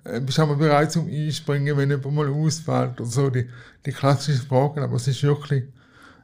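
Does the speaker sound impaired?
Yes: cerebral palsy; wheelchair user.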